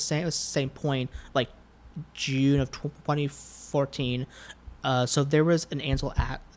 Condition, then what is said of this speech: Stuttering. And it's harder to be fluent when you have to, when it's being fluent plus anxiety, plus, you know, these nerves, right?